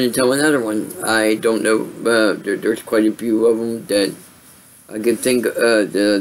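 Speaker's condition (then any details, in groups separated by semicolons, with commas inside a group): Cerebral palsy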